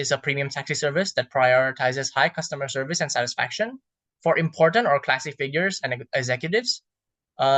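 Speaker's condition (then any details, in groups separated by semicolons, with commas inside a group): No condition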